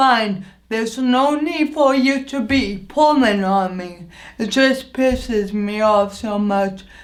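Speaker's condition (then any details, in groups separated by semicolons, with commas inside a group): Anoxic brain injury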